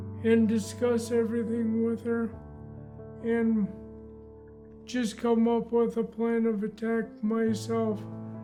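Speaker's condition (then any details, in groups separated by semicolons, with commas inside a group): Primary lateral sclerosis; upper motor neurons, progressive weakness and stiffness; worsening left side weakness, outpatient rehab; voice changed, in speech therapy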